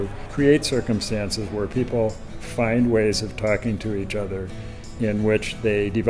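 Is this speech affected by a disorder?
No.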